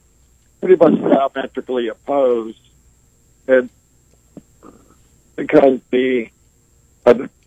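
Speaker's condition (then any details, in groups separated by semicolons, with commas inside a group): ALS; diagnosed nearly 20 years ago, initially given 2 to 5 years to live; pauses along the way while speaking due to ventilator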